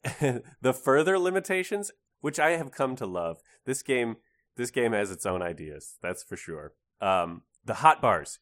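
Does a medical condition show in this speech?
No.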